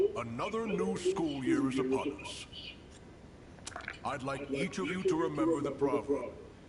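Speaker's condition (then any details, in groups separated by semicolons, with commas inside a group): No condition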